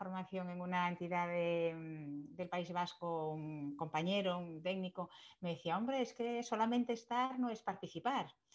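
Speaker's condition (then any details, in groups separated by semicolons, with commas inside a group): No condition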